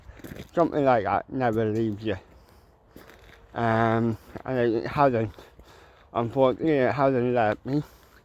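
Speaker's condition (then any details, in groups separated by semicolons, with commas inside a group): Cerebral palsy, ataxic, mild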